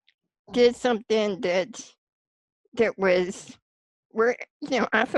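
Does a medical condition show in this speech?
Yes: spinal muscular atrophy.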